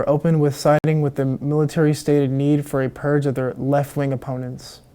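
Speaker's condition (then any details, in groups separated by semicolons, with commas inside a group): No condition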